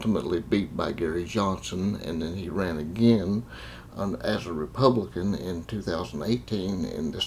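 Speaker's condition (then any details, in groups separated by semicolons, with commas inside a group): Cerebral palsy; confined to a wheelchair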